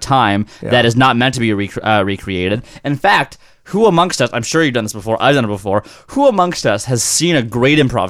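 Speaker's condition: No condition

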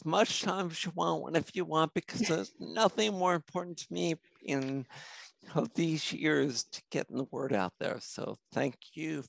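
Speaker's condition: Spinocerebellar ataxia; genetic cause

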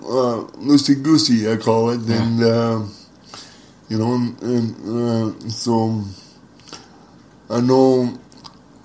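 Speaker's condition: Spastic cerebral palsy; uses wheelchair

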